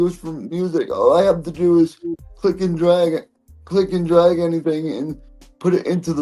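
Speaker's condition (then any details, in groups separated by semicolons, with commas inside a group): Cerebral palsy; present from birth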